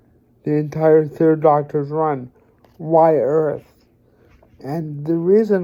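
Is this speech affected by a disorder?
Yes: cerebral palsy.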